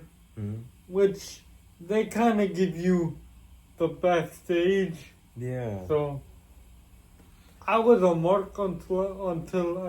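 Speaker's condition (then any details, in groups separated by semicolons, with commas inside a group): Cerebral palsy; with developmental delay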